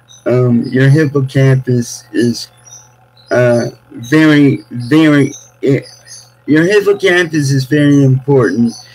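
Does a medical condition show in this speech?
Yes: cerebral palsy.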